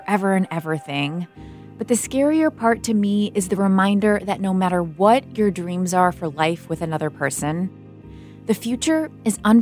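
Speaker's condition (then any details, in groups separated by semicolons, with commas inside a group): No condition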